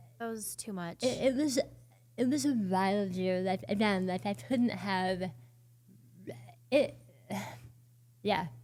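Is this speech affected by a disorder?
Yes: oral cancer, partial glossectomy.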